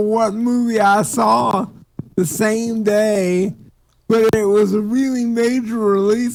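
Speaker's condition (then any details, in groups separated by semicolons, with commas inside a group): Cerebral palsy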